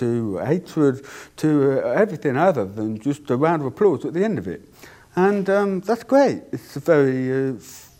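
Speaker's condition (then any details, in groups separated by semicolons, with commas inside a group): Deafness; cannot hear own voice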